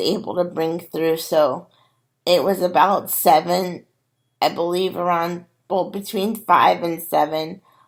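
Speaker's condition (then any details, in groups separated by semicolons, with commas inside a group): Cerebral palsy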